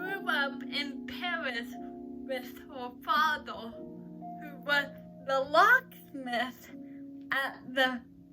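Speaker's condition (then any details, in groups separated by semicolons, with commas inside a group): Cerebral palsy; uses crutches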